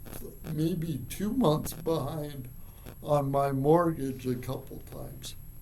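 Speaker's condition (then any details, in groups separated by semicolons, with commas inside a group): Cerebral palsy; from birth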